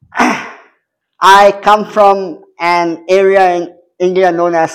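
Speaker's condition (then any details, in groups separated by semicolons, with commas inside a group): Cleft palate; congenital cleft palate, survival uncertain at birth; major speech impediments since childhood, still present, speaks two or three languages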